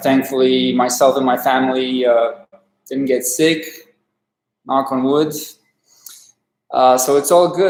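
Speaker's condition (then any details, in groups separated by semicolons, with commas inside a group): No condition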